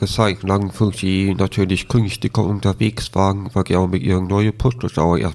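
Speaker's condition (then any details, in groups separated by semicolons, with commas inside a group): Deafness with cochlear implant, congenital deafness; hardly spoke before implant, 3-4 years relearning speech and hearing, raised orally, no sign language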